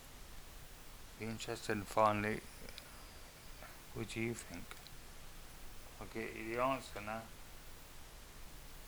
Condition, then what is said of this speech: Multiple sclerosis. I apologise in advance if I'm starting to slur my words, because as part of MS, as you